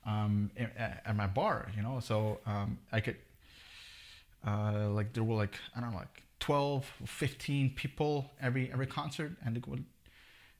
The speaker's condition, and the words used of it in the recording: No condition.